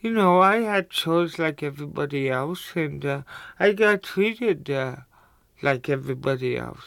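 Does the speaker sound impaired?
Yes: cerebral palsy; cerebral palsy since childhood, visible, impaired coordination, did not operate heavy farm machinery.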